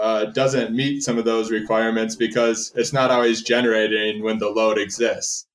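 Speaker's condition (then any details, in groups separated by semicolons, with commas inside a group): No condition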